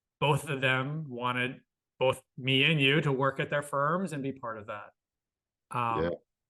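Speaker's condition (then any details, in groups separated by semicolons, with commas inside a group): No condition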